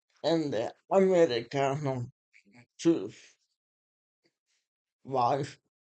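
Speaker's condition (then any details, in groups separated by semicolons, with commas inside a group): Muscular Parkinson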